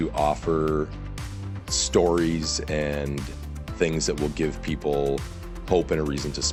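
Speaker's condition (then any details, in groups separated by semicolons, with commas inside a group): No condition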